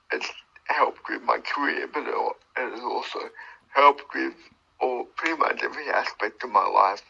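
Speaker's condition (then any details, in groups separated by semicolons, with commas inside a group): Cerebral palsy; birth brain damage, two months premature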